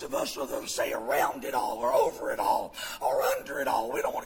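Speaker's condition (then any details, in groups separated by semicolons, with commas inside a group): Vocal fold paralysis; pushes much air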